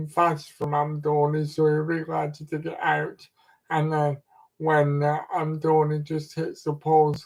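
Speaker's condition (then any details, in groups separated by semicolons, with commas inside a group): Cerebral palsy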